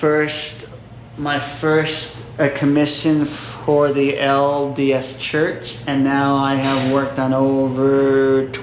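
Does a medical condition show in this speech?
Yes: stuttering; at times unable to talk; fluent at times, other times repeated stuttering, unable to put two words together; here prolonged sounds.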